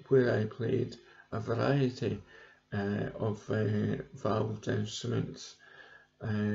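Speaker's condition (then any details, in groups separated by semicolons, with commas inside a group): Cerebral palsy; present from birth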